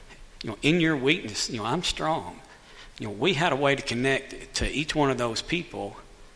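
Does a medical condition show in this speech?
Yes: cleft lip and palate; born with cleft lip and cleft palate, lip scar hidden by mustache.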